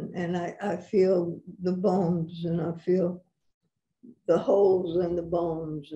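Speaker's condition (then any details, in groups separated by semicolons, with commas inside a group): Parkinson's; about six years since onset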